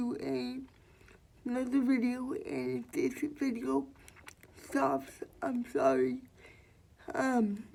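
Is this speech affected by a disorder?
Yes: cerebral palsy.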